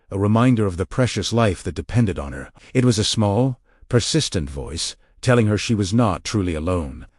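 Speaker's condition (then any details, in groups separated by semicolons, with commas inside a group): No condition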